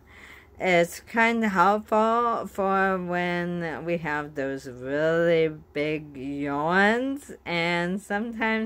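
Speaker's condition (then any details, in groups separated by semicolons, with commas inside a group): Bulbar ALS, bulbar onset; daily tongue, lip and face exercises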